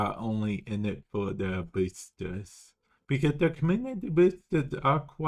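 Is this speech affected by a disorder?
Yes: cerebral palsy; affects speech.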